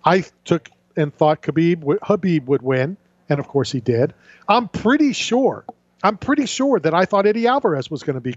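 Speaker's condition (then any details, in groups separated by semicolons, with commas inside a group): No condition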